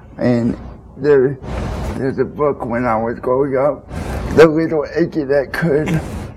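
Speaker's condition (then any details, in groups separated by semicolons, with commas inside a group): Cerebral palsy; congenital, since birth, told at early age would never talk or use bathroom; rides in specialized wheelchair pushed by brother Brent, kayak towed by Brent, 300-pound tandem bicycle; early prediction of no speech, now speaks in interview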